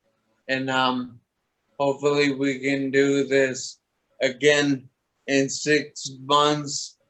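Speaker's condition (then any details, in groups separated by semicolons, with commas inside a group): Toxic leukoencephalopathy, locked-in syndrome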